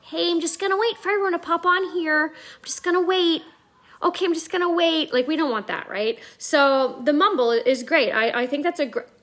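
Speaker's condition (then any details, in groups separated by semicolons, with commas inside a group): No condition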